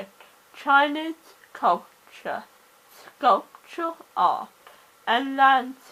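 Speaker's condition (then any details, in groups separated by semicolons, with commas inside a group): Cerebral palsy; oxygen starvation at birth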